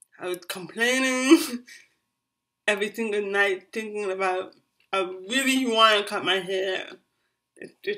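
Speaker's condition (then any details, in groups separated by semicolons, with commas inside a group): Cerebral palsy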